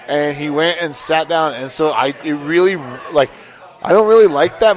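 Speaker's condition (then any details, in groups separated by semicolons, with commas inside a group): No condition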